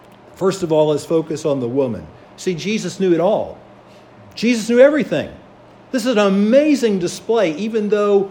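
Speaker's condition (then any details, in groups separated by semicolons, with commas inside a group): No condition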